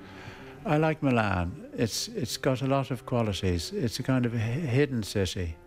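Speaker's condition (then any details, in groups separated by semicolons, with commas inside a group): Parkinson's; progressive, expected to get tougher, affects making steady non-wobbly lines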